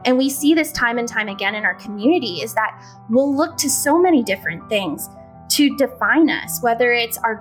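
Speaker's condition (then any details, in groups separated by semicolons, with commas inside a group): No condition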